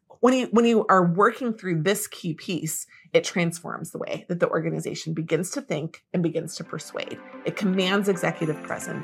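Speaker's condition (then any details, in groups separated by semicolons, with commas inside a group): No condition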